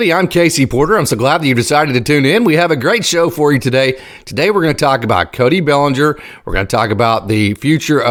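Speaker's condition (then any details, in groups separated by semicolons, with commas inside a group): No condition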